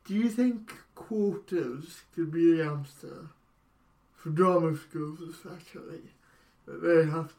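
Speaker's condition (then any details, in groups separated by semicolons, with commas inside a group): Cerebral palsy; brain damage at or around birth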